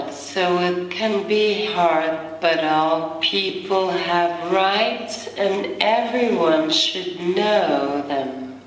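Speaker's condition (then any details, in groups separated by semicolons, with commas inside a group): Cerebral palsy; diagnosed at age one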